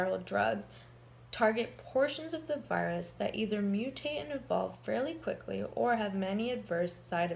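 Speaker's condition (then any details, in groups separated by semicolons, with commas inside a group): No condition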